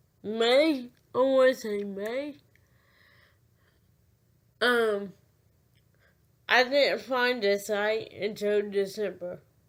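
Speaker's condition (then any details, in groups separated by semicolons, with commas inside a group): Cerebral palsy; birth injury, poor muscle control, affects walking and stability; lifelong; cannot control speech, speech affected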